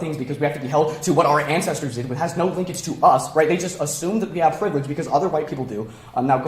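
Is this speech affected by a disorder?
No.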